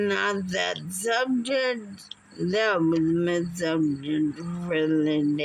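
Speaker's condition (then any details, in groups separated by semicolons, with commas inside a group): Muscular dystrophy; unable to walk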